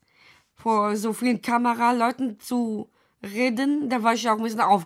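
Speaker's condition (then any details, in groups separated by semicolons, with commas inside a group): Down syndrome; adult, age 20, cannot understand all difficult-language texts, needs easy-language translator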